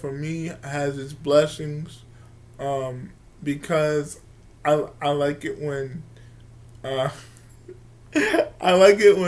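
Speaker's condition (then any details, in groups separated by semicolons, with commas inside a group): Cerebral palsy; from birth, wheelchair user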